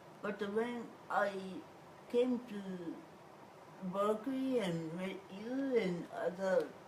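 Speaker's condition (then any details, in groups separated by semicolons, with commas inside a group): Cerebral palsy; whole body affected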